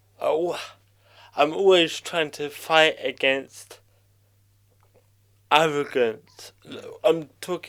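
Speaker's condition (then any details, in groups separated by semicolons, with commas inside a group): Cerebral palsy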